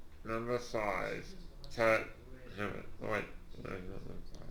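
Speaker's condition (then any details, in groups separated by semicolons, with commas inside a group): Duchenne muscular dystrophy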